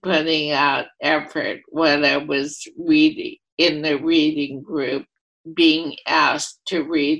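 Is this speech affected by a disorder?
Yes: ALS, primary lateral sclerosis.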